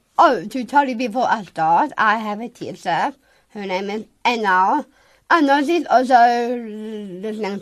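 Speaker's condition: Down syndrome; age 20

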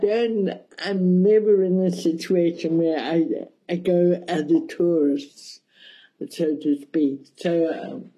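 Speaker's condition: Cerebral palsy; mild, balance slightly affected, hand control affected, walks, requests wheelchair assistance at airports; speech mildly affected

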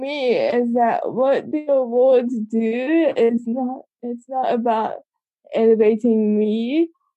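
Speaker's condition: Cerebral palsy; congenital

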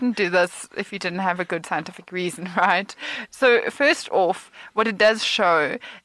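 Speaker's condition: No condition

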